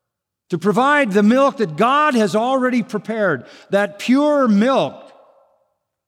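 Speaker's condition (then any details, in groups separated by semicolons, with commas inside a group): No condition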